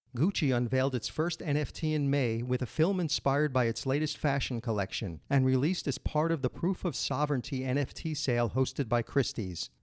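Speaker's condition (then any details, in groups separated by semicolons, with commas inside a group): No condition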